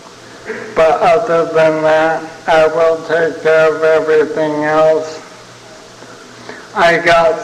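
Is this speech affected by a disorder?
Yes: ALS (Lou Gehrig's disease); sounds like having had a couple of drinks.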